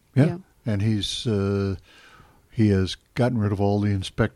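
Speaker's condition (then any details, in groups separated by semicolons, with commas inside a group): No condition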